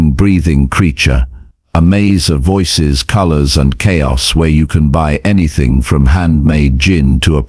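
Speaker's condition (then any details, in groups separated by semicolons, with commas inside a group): No condition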